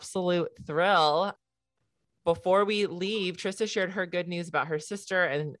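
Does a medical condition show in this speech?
No.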